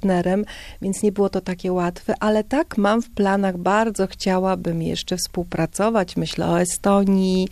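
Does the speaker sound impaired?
No.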